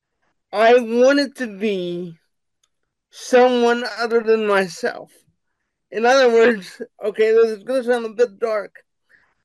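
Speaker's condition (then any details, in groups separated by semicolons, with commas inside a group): Cerebral palsy; unstable voice, pitch goes high and low, speech recognition software produces nonsense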